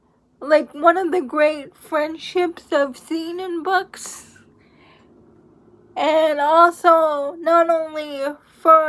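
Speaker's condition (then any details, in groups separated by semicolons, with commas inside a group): Cerebral palsy; uses wheelchair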